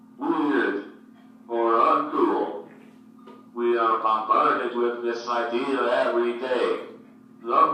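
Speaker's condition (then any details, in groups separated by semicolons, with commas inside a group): Cerebral palsy, speech-generating device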